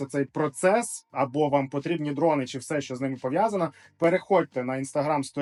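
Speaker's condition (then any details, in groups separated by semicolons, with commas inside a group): No condition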